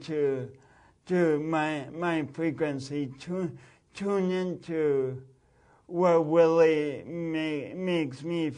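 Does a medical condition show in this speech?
Yes: speech impediment from birth oxygen loss; pronounced speech impediment since birth, distinguished one-of-a-kind unique accent.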